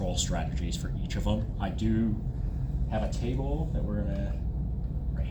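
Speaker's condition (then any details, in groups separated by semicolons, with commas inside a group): No condition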